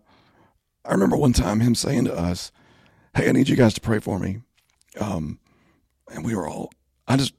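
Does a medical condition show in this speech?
Yes: spasmodic dysphonia; in speech therapy with doctors, band crowns off for medical year.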